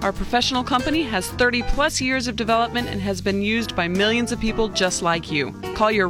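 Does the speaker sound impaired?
No.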